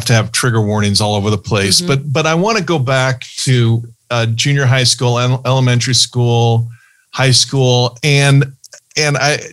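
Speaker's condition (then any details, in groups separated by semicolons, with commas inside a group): No condition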